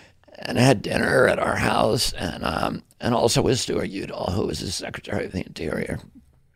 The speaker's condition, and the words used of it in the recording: Dystonia. You know, and you know this thing I got in my voice, which is called spasmodic dystonia.